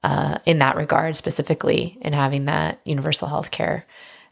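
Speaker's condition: No condition

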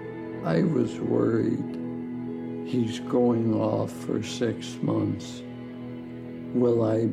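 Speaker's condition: ALS; diagnosed about 13 years ago

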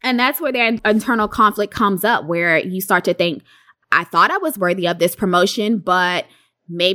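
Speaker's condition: No condition

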